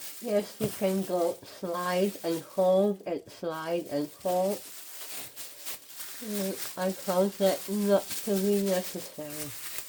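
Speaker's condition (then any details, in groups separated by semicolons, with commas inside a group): Head and neck cancer; tracheostomy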